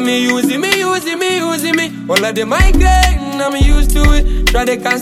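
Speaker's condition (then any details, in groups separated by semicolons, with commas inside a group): No condition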